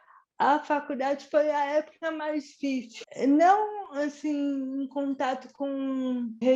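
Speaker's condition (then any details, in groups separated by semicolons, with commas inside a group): Cerebral palsy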